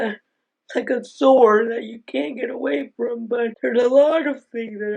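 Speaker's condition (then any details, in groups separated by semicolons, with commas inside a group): Aicardi-goutieres syndrome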